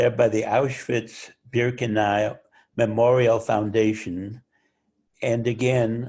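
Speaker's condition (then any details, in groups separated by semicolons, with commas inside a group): No condition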